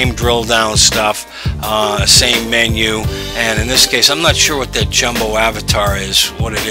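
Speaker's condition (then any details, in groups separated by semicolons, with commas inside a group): No condition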